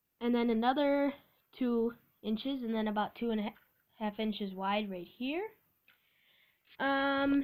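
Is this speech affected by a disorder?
No.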